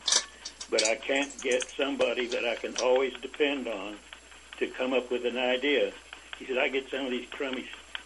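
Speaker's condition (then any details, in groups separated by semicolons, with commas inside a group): Parkinson's disease; about 25 years since onset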